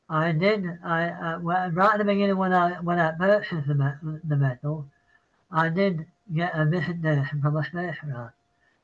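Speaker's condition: Parkinson's; apologizes mid-sentence

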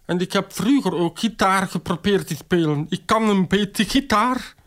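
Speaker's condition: Deafness, acquired, bacterial meningitis; born hearing, deaf since age 3.5 from bacterial meningitis, never cochlear implant, sign language learned in twenties; speech therapy in childhood, can speak, formerly relied on lip-reading, now uses sign language interpreter

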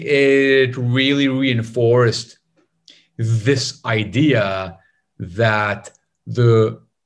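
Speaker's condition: Stutter; lifelong stutter, breathing technique from speech course also done by Gareth Gates, joined Toastmasters; still stutters in six languages, controls stutter with breathing technique; debilitating stutter, avoided speaking about 25 years, stutter evident when speaking, pauses resemble internet lag; repeated words, prolonged sounds

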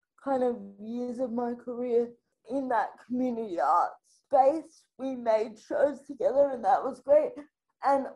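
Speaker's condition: Spastic quadriplegic cerebral palsy

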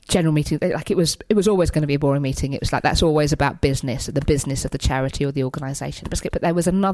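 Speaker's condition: Tourette's syndrome; tic words interrupt speech, hedgehog, cat, beans, tics call friend Matt left-wing idiot, makes noise

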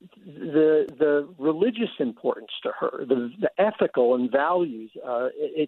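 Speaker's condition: No condition

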